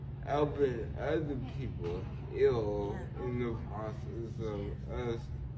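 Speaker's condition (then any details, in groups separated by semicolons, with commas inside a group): Cerebral palsy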